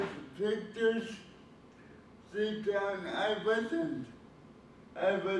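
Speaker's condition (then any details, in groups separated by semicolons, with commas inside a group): Cerebral palsy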